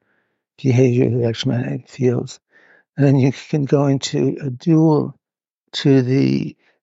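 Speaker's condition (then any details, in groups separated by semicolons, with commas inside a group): Parkinson's; reports not feeling very well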